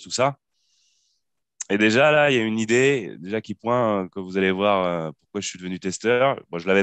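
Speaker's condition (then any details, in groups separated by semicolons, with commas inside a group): No condition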